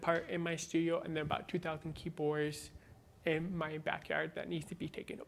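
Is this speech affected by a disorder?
Yes: born deaf, cochlear implant, congenital.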